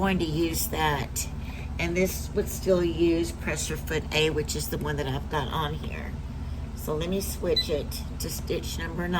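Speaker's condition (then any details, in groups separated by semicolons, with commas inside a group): No condition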